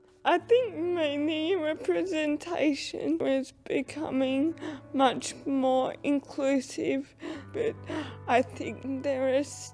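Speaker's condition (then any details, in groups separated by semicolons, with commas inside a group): Cerebral palsy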